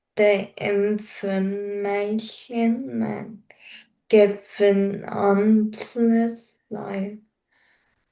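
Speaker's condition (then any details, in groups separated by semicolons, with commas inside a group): Cerebral palsy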